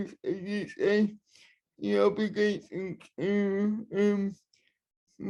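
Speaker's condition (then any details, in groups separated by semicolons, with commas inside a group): Cerebral palsy, spastic and dyskinetic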